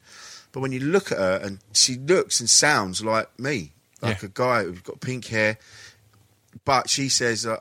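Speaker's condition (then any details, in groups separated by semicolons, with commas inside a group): No condition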